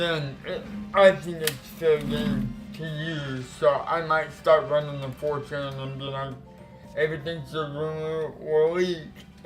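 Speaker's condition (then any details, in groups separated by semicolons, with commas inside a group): Cerebral palsy; affects legs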